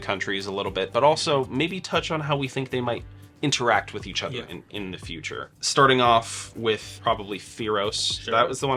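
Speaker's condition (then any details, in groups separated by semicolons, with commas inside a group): No condition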